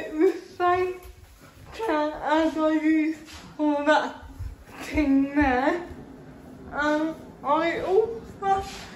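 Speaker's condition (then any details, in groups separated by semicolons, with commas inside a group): Cerebral palsy; uses feeding aid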